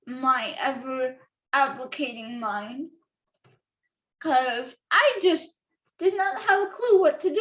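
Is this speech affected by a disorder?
Yes: cerebral palsy; affects all four limbs.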